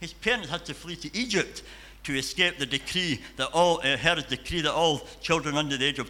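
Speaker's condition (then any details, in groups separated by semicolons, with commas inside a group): Cleft palate and cleft lip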